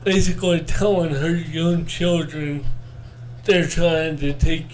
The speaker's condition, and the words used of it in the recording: Cerebral palsy. I'm perfectly normal, other than speech.